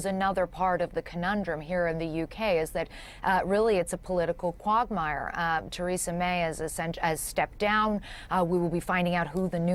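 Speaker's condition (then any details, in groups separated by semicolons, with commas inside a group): No condition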